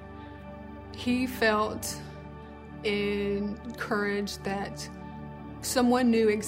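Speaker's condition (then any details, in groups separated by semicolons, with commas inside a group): Stuttering; stutter since childhood; stuttering while speaking in recorded baptism video; audible stutter, public speaking extremely hard, takes longer to talk, needs listener patience; prolonged sounds, blocks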